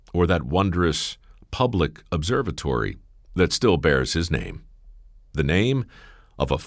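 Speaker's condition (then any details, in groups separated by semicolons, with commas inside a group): No condition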